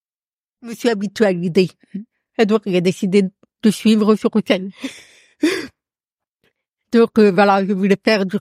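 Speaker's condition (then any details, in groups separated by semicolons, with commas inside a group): Profound congenital deafness; written transcription of meetings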